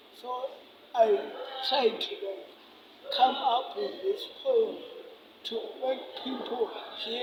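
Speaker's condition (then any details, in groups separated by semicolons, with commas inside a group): Cerebral palsy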